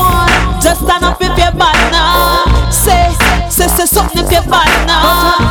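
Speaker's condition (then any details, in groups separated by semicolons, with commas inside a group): No condition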